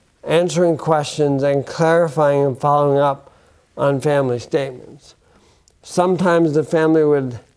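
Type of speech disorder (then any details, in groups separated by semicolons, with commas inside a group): Bulbar dysarthria; bulbar onset ALS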